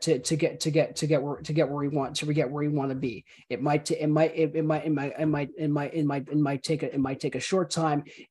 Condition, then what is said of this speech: Stuttering. So for me, I have a heavy stutter in my voice.